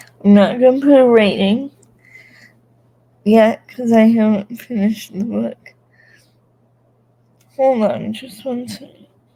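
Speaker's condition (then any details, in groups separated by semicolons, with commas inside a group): Cerebral palsy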